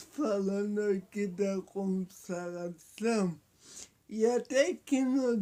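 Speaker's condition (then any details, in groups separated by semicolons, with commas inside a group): Paralysis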